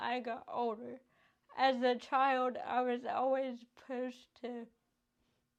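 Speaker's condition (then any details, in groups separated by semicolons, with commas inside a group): Cerebral palsy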